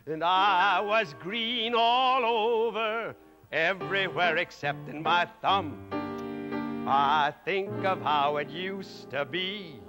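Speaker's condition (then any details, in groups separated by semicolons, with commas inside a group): No condition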